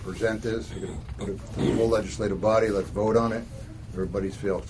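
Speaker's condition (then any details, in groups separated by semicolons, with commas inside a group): No condition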